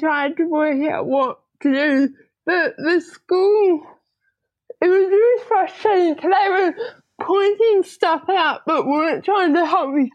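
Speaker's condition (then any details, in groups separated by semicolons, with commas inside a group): Cerebral palsy; spastic diplegia, both legs affected, hands mildly affected, found not developing properly, early intervention therapy; teenager, fully mobile without wheelchair, scooter planned through NDIS, on medication, no surgery yet; speech a bit odd, typing easier, computer full-time for schoolwork since grade one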